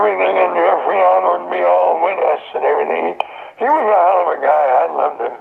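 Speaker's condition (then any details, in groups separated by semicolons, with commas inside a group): Throat cancer; survivor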